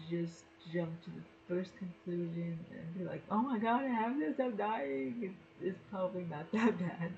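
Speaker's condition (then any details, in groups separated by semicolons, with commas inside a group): Cerebral palsy; Girdlestone resection surgery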